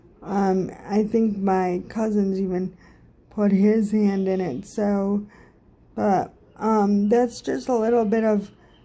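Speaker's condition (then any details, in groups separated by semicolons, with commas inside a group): Cerebral palsy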